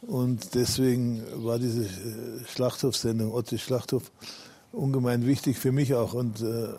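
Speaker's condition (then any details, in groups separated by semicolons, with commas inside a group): Parkinson's disease; public for about 11 years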